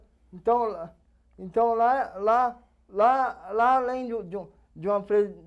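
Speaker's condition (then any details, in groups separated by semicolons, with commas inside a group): Cerebral palsy; age 27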